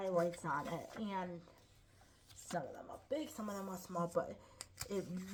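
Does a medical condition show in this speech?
Yes: cerebral palsy.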